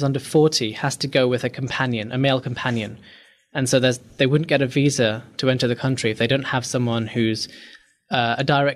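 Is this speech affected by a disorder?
No.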